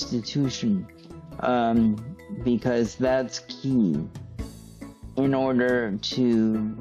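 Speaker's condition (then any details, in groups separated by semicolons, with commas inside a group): Cerebral palsy; stiff muscles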